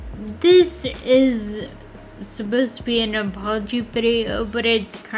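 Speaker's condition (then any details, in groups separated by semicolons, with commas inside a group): Friedreich's ataxia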